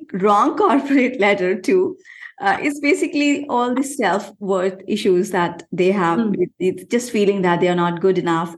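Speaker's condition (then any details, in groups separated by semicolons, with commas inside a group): No condition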